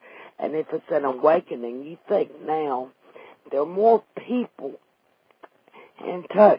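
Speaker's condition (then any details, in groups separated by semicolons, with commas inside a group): Vocal cord paralysis after stroke; wheelchair user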